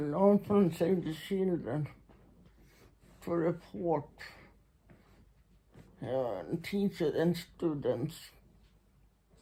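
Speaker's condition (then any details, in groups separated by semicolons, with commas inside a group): Muscular Parkinson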